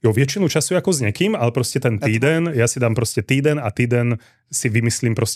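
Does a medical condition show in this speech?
No.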